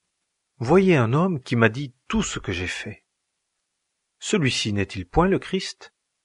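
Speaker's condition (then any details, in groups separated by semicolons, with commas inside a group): No condition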